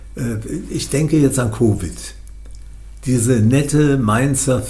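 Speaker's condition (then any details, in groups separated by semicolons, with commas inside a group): Parkinson's disease; exercise as ongoing therapy, running, table tennis, boxing, swimming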